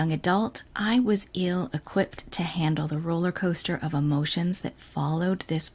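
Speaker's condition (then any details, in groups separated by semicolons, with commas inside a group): No condition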